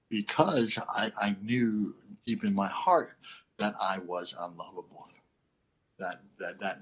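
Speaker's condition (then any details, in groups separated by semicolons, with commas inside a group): Cleft lip and palate; congenital cleft lip and palate, not fully formed at birth; lisp, stuttering and unclear speech as a child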